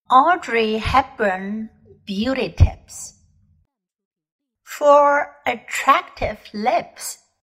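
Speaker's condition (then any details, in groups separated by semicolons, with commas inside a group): No condition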